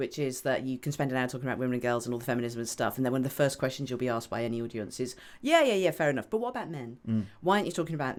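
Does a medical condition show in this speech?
No.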